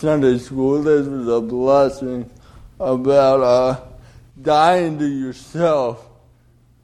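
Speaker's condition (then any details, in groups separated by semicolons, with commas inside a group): Cerebral palsy; oxygen loss at birth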